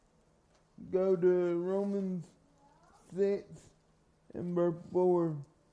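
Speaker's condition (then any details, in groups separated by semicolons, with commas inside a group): Cerebral palsy; carried everywhere by parents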